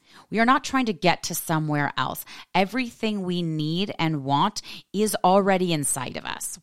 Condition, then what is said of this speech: No condition.